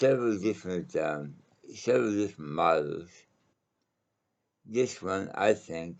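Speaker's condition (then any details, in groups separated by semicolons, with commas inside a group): Mouth cancer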